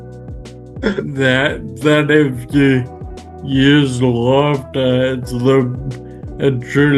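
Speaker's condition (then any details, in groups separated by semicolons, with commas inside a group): Friedreich's ataxia; spasticity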